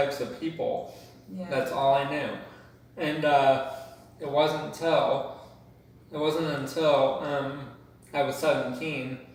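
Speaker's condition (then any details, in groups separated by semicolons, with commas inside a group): Cerebral palsy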